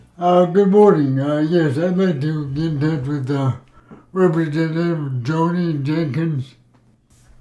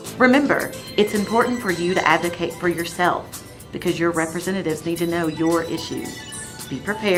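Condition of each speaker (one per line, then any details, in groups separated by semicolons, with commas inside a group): Cerebral palsy
No condition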